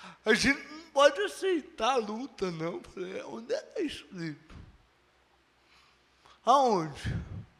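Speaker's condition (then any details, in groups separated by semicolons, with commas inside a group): Cerebral palsy; no speech as child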